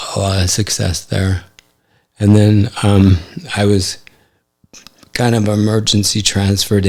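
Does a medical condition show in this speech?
Yes: ALS; affects hand function.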